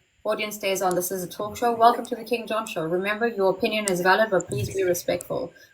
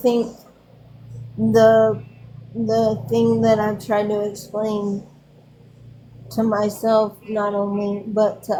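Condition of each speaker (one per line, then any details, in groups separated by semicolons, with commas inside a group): No condition
Cerebral palsy; quadriplegic; 28 years old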